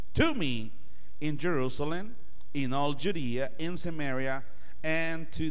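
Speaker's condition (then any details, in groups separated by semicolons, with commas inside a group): No condition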